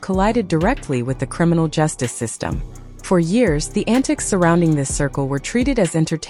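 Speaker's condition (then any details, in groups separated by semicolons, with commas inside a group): No condition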